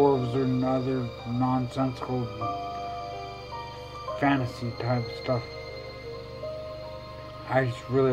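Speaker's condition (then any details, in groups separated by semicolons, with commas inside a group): Traumatic brain injury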